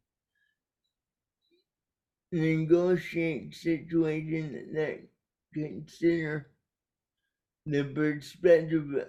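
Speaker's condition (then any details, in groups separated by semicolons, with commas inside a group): Cerebral palsy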